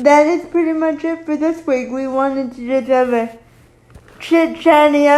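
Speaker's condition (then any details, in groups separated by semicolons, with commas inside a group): Cerebral palsy; can speak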